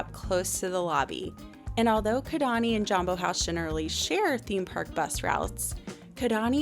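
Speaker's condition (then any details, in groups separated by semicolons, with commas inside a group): No condition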